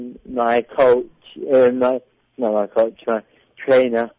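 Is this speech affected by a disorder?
Yes: cerebral palsy; diagnosed at birth, delayed developmental milestones, walked with walking frame, predicted lifelong electric wheelchair, prone to rounded shoulders; back muscle training straightened posture and brought shoulders back; predicted never to talk, parents paid for speech therapy.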